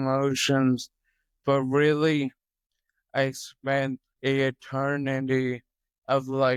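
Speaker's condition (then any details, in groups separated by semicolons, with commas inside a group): Toxic leukoencephalopathy, locked-in syndrome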